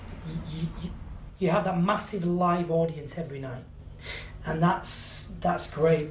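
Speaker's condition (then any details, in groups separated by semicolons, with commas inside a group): Stammer; stammer since childhood, made him shy, held him back; able to sing, nervousness probably much due to speech; repeated sounds, repeated words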